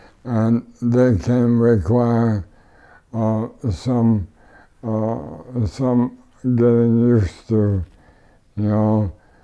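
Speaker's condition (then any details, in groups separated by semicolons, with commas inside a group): ALS; power wheelchair, no tracheostomy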